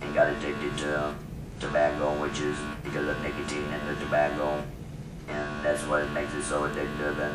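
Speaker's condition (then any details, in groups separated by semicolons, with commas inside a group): Laryngectomy for throat cancer; larynx removed, throat cancer from tobacco, breathes through neck stoma; diagnosed at 48, electrolarynx, trach tube nightly; no voice without electrolarynx, narrowed throat needs dilating, audible stoma breathing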